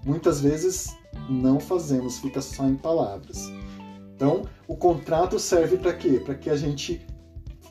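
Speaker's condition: No condition

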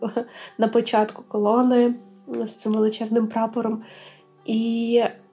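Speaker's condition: No condition

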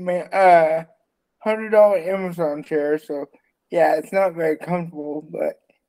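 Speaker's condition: Cerebral palsy; wheelchair user

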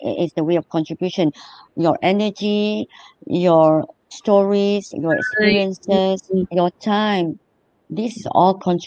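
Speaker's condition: Cleft lip and palate; 8 to 10 surgeries from 3 months to age 30

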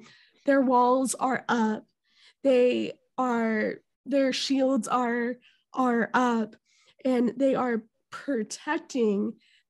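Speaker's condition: Stuttering; took years to speak openly about it; coughs often, voice tearful at one point; stutter hard to notice when speaking, per listener; prolonged sounds

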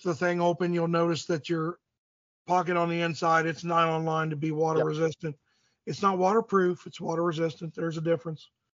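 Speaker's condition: No condition

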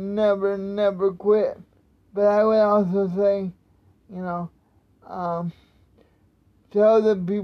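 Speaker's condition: Cerebral palsy; speech not affected by disability

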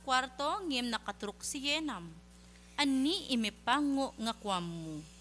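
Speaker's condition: No condition

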